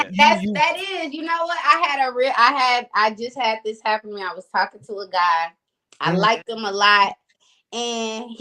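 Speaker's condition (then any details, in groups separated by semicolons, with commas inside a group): No condition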